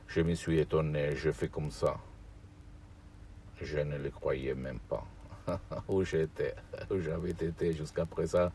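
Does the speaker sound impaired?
No.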